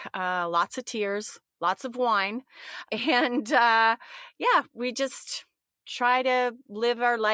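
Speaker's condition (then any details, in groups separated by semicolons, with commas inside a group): No condition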